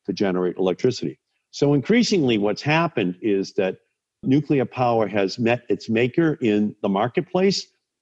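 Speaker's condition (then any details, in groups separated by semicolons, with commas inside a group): No condition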